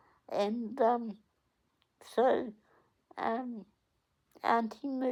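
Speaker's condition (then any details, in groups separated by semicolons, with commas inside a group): Cerebral palsy; onset at 8 days old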